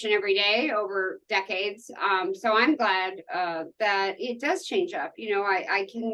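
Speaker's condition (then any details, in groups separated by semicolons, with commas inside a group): No condition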